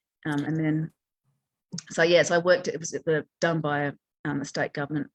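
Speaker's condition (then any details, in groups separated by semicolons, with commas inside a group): No condition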